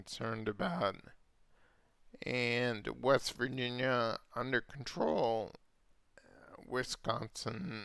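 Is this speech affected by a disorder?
Yes: multiple sclerosis.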